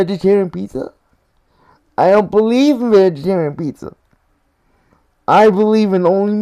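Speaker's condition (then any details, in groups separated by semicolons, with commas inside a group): Cerebral palsy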